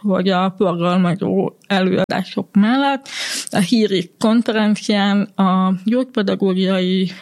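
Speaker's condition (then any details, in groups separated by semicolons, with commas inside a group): Hearing loss; communicates in spoken language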